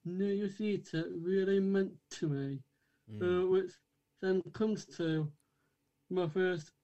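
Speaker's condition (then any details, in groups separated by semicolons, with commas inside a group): Down syndrome; from birth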